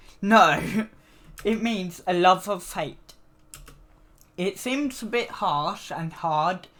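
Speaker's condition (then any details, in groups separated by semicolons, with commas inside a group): Cerebral palsy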